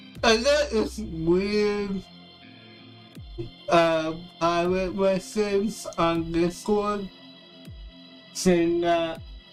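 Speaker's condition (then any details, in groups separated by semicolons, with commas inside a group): Cerebral palsy; affects voice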